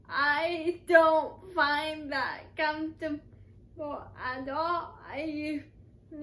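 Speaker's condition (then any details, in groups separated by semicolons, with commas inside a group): Cerebral palsy; uses crutches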